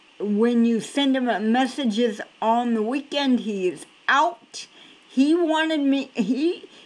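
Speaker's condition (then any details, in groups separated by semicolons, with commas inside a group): Cerebral palsy; cannot walk, crawls to get around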